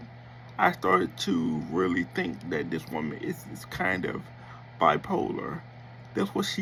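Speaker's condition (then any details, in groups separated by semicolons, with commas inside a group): Cerebral palsy; affects motor skills and speech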